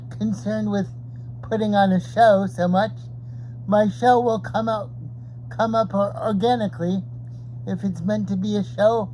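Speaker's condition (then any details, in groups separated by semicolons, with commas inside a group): Cerebral palsy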